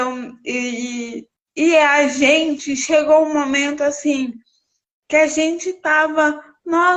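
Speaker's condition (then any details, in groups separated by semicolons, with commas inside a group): Cerebral palsy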